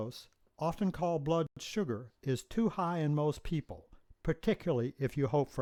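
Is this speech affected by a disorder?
No.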